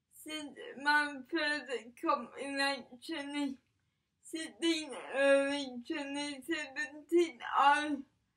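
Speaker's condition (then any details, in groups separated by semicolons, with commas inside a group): Cerebral palsy; affects speech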